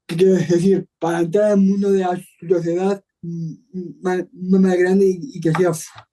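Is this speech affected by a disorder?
Yes: Down syndrome; Down syndrome from birth, genetic; attending speech therapy (logopedia) with Sara, prevocational training at association.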